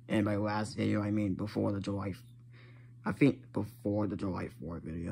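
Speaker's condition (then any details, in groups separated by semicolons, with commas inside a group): No condition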